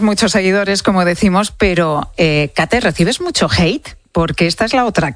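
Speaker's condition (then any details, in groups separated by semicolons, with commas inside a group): No condition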